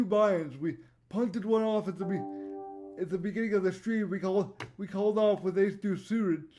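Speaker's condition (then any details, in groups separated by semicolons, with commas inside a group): Cerebral palsy; voice tone sometimes odd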